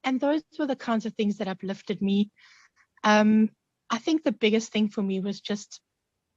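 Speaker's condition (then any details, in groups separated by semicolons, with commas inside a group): No condition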